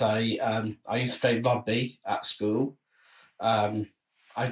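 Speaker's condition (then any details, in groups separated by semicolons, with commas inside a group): Down syndrome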